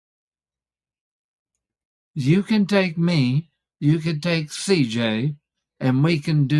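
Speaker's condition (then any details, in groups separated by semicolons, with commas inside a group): ALS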